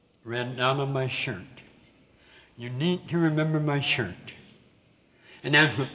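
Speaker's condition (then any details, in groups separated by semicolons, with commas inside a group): Severe cleft palate with lisp; could not speak clearly for first 17 years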